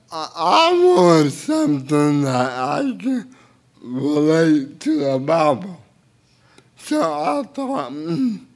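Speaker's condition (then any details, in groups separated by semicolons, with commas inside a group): Cerebral palsy; involuntary hand movements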